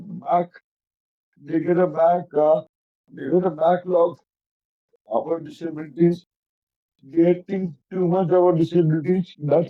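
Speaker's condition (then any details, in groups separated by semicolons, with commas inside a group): Cerebral palsy; affects coordination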